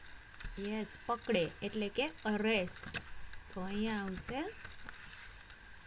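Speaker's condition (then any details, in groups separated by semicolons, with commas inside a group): No condition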